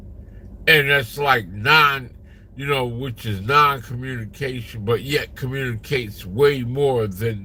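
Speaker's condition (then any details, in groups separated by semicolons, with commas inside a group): Slurred speech; still slurs words occasionally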